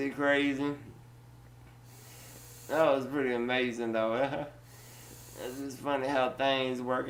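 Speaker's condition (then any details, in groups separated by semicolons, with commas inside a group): Duchenne muscular dystrophy; full-time bipap-like ventilator, steroids affected breathing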